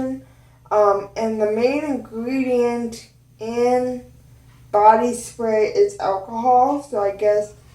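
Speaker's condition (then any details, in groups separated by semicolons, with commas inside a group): Cerebral palsy; both hands affected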